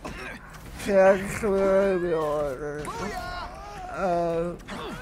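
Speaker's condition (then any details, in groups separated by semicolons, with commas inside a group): Cerebral palsy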